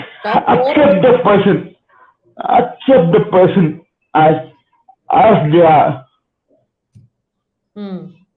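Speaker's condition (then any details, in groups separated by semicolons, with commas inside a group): Cerebral palsy; spastic type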